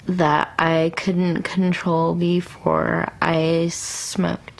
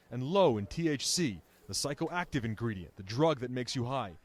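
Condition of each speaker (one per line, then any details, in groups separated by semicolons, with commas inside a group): Cerebral palsy, mixed; since birth; cannabis treatment; treatment helps speech
No condition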